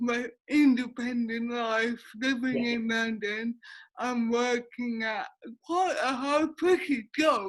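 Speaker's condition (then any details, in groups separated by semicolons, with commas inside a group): Cerebral palsy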